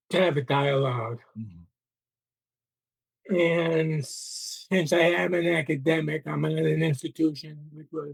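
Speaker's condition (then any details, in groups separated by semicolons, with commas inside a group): Parkinson's disease; implanted neurostimulator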